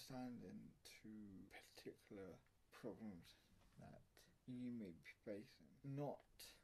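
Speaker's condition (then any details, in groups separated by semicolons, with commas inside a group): Cerebral palsy, mild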